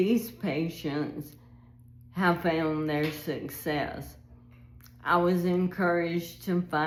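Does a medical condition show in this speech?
Yes: ALS.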